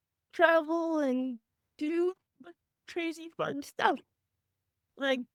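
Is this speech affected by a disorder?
Yes: cerebral palsy; had speech therapy.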